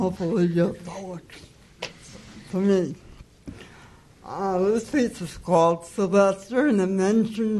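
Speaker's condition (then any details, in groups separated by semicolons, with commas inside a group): Cerebral palsy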